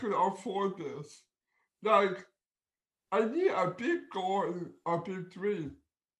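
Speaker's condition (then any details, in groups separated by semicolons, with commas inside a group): Down syndrome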